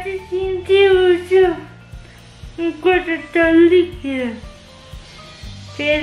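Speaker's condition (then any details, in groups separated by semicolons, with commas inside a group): Cerebral palsy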